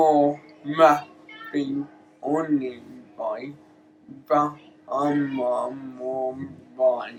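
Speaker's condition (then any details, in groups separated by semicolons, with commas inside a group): Cerebral palsy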